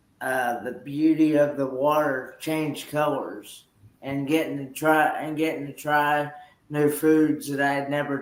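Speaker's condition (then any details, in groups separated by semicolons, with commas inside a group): Cerebral palsy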